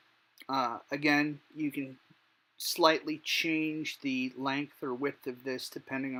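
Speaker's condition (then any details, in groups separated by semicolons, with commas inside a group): No condition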